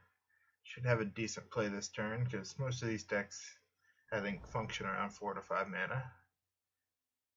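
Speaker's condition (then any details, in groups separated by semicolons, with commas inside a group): No condition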